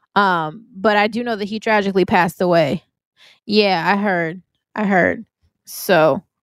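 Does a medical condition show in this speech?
No.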